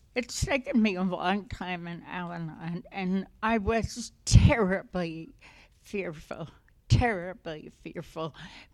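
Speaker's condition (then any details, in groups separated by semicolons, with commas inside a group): Essential tremor; may be hard to understand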